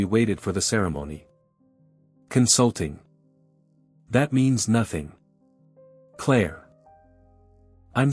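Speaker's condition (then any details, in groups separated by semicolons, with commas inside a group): No condition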